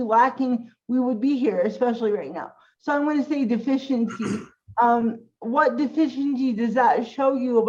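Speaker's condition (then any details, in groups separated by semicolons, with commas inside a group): Cerebral palsy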